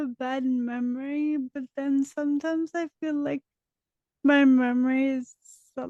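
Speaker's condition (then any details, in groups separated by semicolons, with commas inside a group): Dystonia; diagnosed age 10, now 33, on medication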